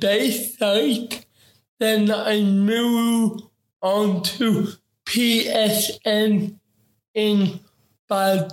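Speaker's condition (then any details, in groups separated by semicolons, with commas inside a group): Ataxic cerebral palsy; affects talking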